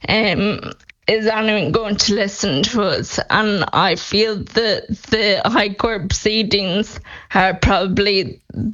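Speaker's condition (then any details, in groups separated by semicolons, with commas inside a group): Friedreich's ataxia; age 28, losing mobility, neurologically declining monthly, no treatment available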